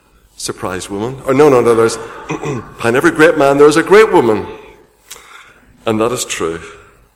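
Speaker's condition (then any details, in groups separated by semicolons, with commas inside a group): No condition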